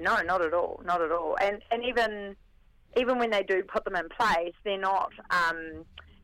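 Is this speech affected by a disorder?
No.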